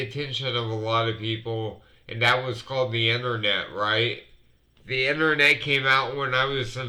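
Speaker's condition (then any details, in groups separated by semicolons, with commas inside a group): Multiple sclerosis; sometimes hard to breathe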